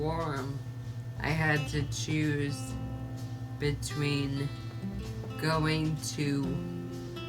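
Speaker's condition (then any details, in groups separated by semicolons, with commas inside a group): ALS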